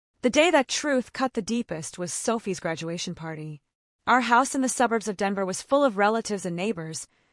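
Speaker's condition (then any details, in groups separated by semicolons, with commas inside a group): No condition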